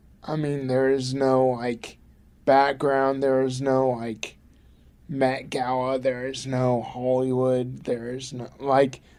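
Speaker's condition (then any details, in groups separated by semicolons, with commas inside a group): Cerebral palsy; from birth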